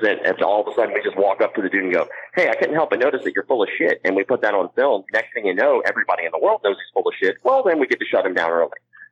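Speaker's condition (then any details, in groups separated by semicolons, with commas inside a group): Cleft palate; congenital cleft palate, mouth, ear, nose and throat structure differ from most people, cannot blow up balloon; ear pressure not relieved, cannot clear ear, ear hurts in wrestling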